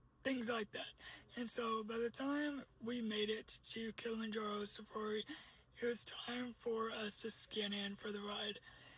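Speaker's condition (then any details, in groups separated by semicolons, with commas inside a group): Cerebral palsy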